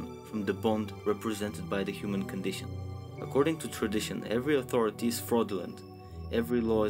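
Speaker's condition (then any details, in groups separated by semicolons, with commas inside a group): No condition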